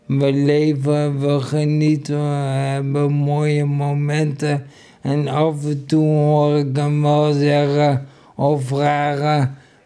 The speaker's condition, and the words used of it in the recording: ALS (motor neuron disease). Want ja, ik kan nu beter praten dan anderhalf jaar geleden.